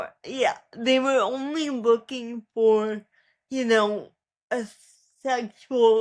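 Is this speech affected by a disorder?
Yes: cerebral palsy; speaks differently.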